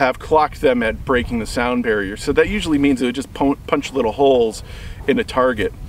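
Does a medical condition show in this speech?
No.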